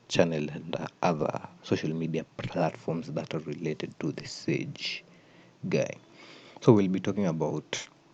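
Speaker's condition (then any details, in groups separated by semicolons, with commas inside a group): No condition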